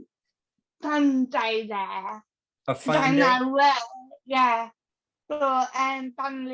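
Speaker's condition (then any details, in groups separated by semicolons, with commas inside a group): Cerebral palsy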